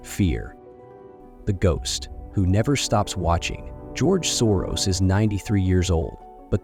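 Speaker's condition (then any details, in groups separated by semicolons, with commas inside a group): No condition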